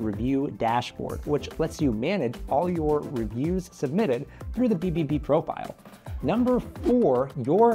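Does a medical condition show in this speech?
No.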